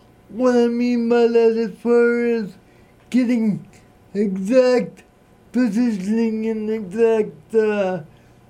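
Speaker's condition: Cerebral palsy

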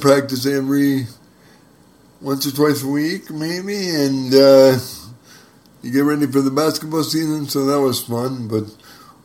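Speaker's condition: Spastic cerebral palsy; uses wheelchair

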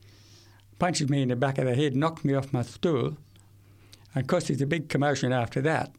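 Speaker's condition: Severe to profound hearing loss; uses hearing aids

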